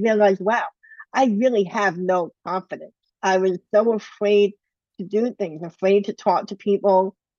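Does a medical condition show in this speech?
Yes: bilateral cleft lip and palate; surgeries ended in late twenties.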